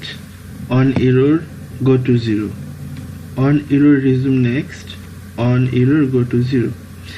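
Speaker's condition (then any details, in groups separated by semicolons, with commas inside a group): No condition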